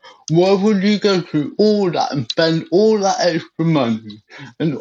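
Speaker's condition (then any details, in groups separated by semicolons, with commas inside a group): Cerebral palsy; from birth, stopped breathing, cesarean, incubator, walking deteriorated about age five, physiotherapy, walking frame, wheelchair; cannot drink from a glass, uses a straw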